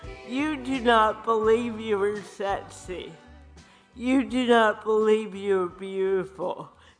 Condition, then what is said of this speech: Cerebral palsy. You have slurred speech and drool from time to time.